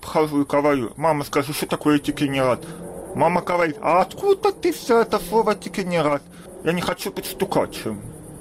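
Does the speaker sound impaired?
Yes: deafness; congenital deafness, reads lips, attended school for deaf, no hearing aid worn in childhood; hears poorly; able to speak despite poor hearing.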